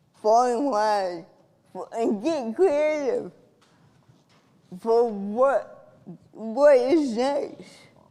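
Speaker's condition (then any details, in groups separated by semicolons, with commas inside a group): Cerebral palsy; from birth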